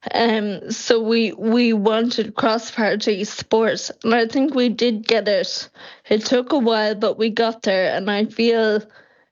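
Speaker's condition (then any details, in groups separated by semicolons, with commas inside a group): Friedreich's ataxia; progressive, diagnosed about 16 years ago, no treatment available at diagnosis; Skyclarys by Biogen just approved for HSE funding, slows progression by up to 55 percent; speech, swallow, hearing and eyesight affected over years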